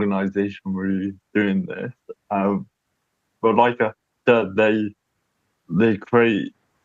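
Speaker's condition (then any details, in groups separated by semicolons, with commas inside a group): Cerebral palsy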